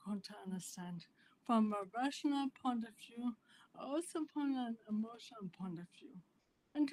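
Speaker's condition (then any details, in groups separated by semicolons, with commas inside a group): Primary lateral sclerosis; speech sounded different, like drunk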